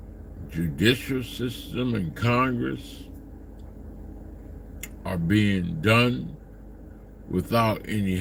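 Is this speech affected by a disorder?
Yes: slurred speech.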